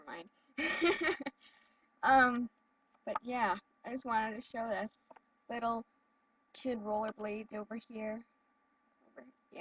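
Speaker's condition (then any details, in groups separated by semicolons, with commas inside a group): No condition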